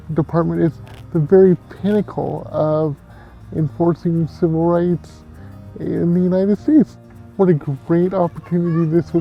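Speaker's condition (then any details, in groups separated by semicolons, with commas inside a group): Cerebral palsy; from birth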